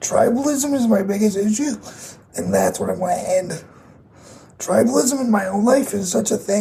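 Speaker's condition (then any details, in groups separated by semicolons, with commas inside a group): Cerebral palsy; physical disability; voice audibly affected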